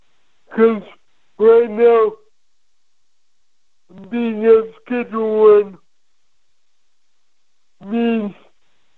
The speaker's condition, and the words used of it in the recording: Cerebral palsy. Okay, operator here, I was able to hear how I was able to personalize my own apartment by, and then I heard walls.